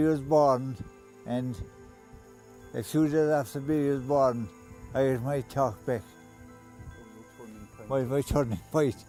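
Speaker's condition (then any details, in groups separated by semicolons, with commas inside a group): Injury from scaffolding fall; after workplace fall accident; worse than before, had suddenly recovered once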